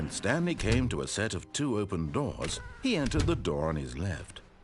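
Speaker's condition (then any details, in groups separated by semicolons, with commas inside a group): No condition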